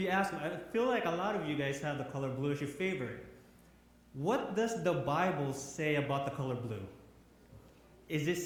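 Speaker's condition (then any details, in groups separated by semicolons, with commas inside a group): No condition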